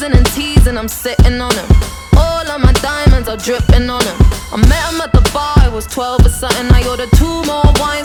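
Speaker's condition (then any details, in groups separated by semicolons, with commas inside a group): No condition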